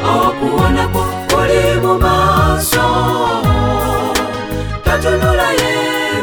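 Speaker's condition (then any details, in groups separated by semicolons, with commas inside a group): No condition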